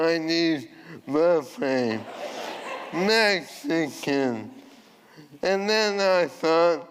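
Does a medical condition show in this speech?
Yes: ALS.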